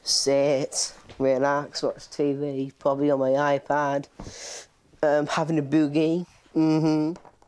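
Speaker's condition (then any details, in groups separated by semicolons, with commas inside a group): Down syndrome; recognized at birth before cord was cut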